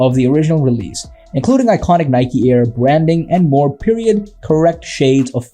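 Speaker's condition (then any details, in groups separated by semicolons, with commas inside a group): No condition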